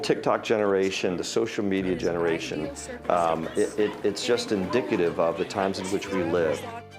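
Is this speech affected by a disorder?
No.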